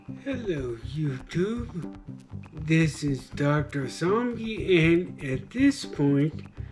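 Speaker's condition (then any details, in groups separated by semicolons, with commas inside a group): Traumatic brain injury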